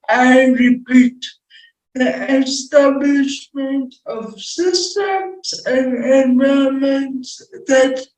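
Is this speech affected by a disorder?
Yes: cerebral palsy.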